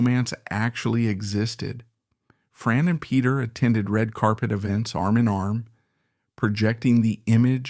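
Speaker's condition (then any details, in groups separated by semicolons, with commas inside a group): No condition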